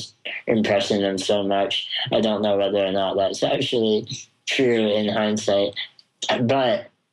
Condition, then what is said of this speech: Spinal muscular atrophy. To my jaw and my tongue, which obviously affects my ability to talk, which is why I may sound a little difficult to understand at times.